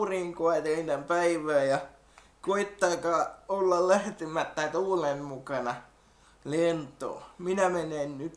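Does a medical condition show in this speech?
Yes: cerebral palsy.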